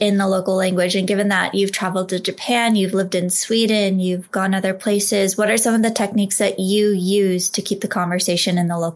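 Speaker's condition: No condition

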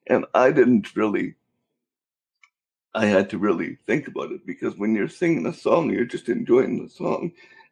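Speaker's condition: Cerebral palsy; cerebral palsy since birth

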